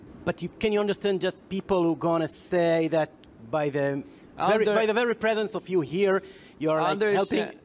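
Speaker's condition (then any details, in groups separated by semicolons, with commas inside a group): No condition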